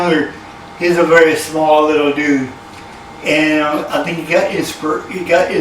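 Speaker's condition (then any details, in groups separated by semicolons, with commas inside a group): Cerebral palsy; from birth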